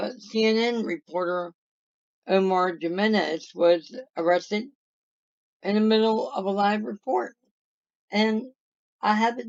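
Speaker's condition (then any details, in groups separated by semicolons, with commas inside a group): Cerebral palsy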